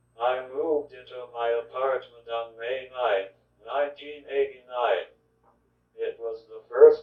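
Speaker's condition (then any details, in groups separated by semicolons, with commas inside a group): Cerebral palsy; from birth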